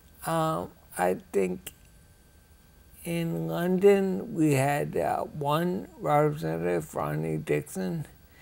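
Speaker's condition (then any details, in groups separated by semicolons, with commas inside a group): Ataxia; rare, progressive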